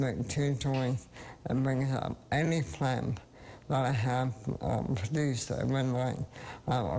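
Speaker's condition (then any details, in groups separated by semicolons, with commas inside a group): ALS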